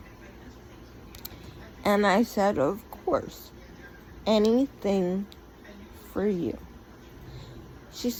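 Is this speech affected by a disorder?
Yes: cerebral palsy.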